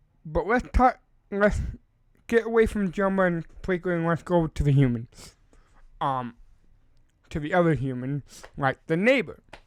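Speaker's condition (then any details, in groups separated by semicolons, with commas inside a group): Cerebral palsy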